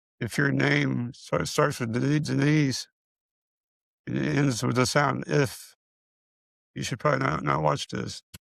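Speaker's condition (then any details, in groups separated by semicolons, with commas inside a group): Multiple system atrophy; central hypoventilation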